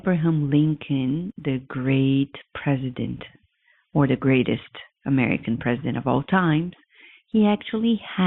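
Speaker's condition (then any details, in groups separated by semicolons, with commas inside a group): No condition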